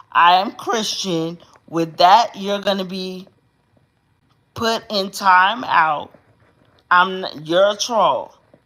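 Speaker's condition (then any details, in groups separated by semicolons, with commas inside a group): Cerebral palsy; uses specialized hospital bed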